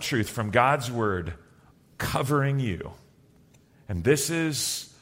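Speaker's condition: No condition

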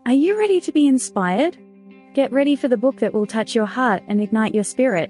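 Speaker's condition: No condition

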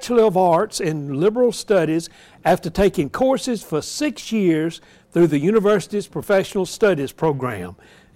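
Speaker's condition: No condition

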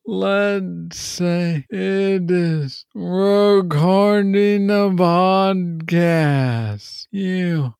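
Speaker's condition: Parkinson's disease; one of those days today, face pulled to left side like stroke patient

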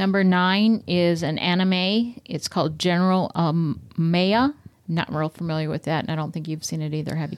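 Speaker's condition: No condition

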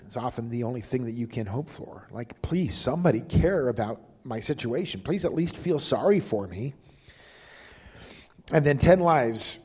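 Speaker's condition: No condition

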